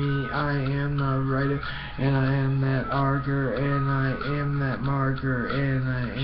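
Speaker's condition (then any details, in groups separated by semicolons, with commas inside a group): Brain injury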